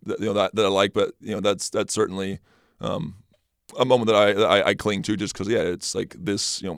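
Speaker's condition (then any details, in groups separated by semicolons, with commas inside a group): Stutter; stutters off the cuff, trips over words, can't get a word out, less when prepared and confident; repeated sounds, repeated words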